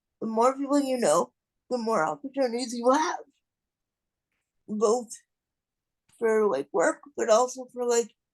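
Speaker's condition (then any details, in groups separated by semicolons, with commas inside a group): Cerebral palsy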